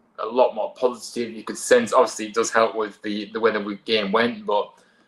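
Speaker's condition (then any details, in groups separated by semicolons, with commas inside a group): No condition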